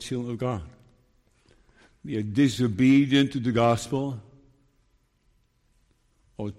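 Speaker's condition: Parkinson's disease; still preaching

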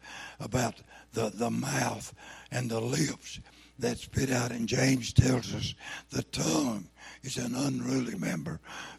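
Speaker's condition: Throat cancer, lost vocal cord

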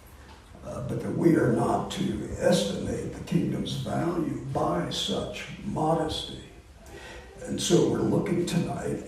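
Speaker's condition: Voice disorder; not contagious

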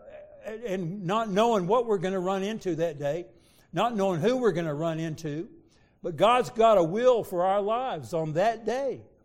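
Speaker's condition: No condition

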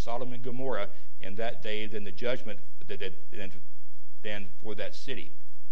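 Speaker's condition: Stuttering; worse when unwell, mistaken for stroke by Life Squad paramedics; repeated sounds

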